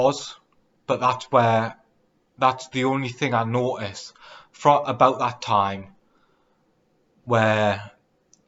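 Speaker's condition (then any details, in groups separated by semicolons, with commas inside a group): No condition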